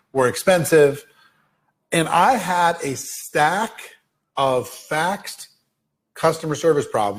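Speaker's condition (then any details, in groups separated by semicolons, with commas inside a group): No condition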